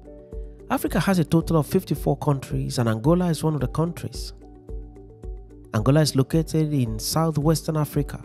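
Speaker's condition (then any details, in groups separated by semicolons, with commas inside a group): No condition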